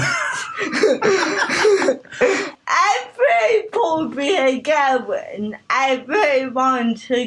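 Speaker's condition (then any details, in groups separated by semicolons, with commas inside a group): Cerebral palsy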